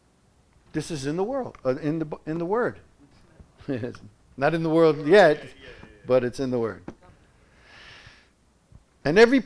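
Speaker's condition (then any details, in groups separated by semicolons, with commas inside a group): No condition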